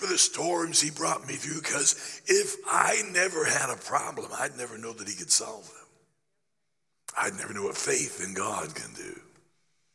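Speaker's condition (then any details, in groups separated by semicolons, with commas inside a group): Laryngeal cancer after radiation; still affected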